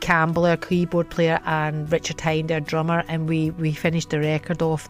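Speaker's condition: No condition

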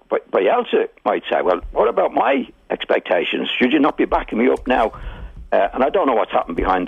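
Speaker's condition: No condition

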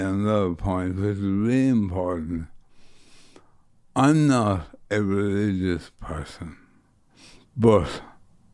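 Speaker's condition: Motor neuron disease; bulbar motor neuron disease, affecting throat and neck, about a year since onset, may later affect hands and legs; on medication, still mobile, legs unaffected, every meal a struggle; losing voice, ragged voice, sometimes hard to understand, speaking takes effort, hears own voice differently, swallowing affected

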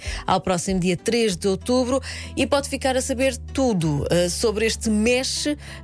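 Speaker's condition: No condition

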